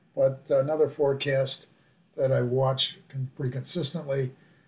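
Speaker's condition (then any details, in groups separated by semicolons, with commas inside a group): No condition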